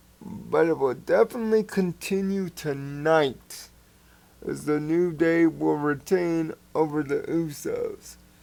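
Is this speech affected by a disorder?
Yes: cerebral palsy.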